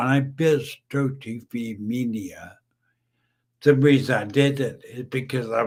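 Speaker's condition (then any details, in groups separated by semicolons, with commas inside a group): Brain injury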